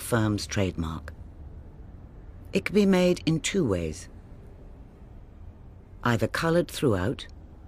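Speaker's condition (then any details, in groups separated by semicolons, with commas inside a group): No condition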